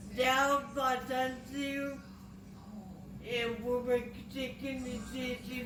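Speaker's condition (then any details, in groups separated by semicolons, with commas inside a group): Traumatic brain injury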